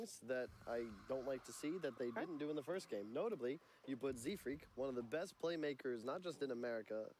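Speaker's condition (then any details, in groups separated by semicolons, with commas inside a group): No condition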